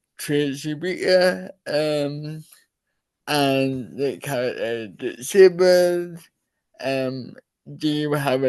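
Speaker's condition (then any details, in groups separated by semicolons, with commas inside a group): Cerebral palsy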